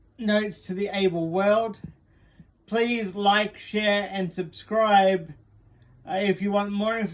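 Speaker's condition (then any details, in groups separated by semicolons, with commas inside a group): Cerebral palsy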